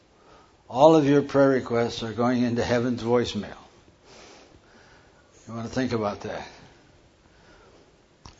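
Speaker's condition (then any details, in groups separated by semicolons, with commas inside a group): Parkinson's; hand tremor during talk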